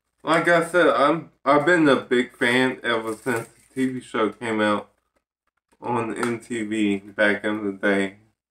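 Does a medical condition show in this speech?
Yes: ataxic cerebral palsy; ataxic type, present from birth, no longer uses crutches; muffled or distorted voice, hard to speak clearly, had speech therapy.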